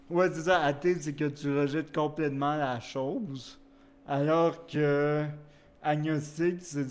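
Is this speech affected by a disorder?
Yes: cerebral palsy; wheelchair use.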